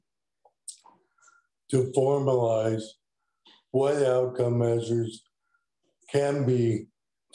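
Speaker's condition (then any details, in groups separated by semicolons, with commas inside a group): ALS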